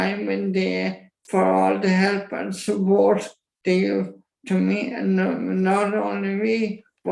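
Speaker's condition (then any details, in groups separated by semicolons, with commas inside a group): Motor neuron disease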